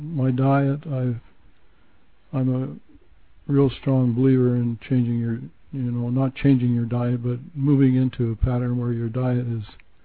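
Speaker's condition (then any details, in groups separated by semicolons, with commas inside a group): Parkinson's; John Coleman's alternative approach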